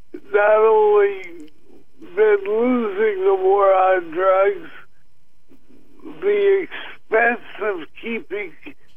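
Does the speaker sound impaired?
Yes: Parkinson's disease, mild; reduced neurotransmitters, possibly genetic and akron ohio tire factory water pollution; muscle stiffness, relieved by cannabis; slight difficulty in speaking.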